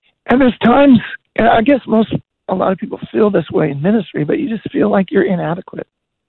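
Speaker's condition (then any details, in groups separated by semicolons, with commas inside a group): Voice disorder; progressive voice disorder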